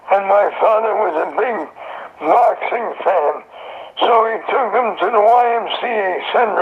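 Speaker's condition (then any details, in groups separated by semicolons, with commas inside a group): Throat cancer; survivor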